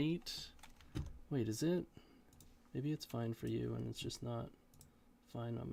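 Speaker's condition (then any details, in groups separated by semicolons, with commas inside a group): No condition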